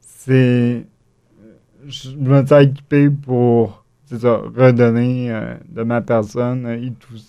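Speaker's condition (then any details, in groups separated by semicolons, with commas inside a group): Cerebral palsy; acquired, chickenpox at three weeks, fever, epileptic seizure, convulsions, brain bleeding, premature infant, wheelchair user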